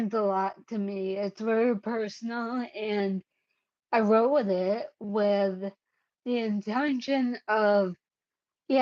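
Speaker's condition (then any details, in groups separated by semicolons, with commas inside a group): Cerebellar ataxia; caused by brain bleed, unsteady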